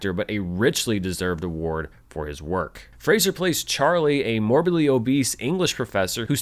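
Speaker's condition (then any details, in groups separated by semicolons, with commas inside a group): No condition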